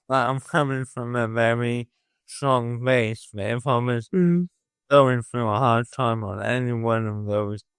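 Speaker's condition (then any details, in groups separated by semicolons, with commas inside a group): Motor neuron disease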